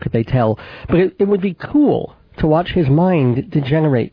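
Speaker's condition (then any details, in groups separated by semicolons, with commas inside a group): Cleft palate with lisp; braces 10 years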